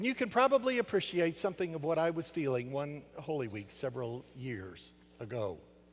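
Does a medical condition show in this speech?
No.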